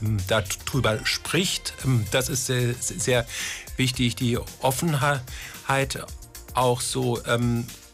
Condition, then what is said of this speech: Stuttering. Dass man, wenn man blockiert, dass man dann zum Beispiel weich in das Stottern dann reingeht und es kommt dann erst gar nicht zum Blockieren